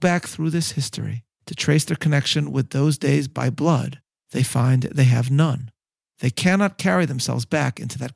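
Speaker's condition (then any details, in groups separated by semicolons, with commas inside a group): No condition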